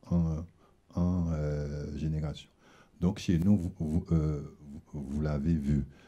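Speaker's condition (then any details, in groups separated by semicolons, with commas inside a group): No condition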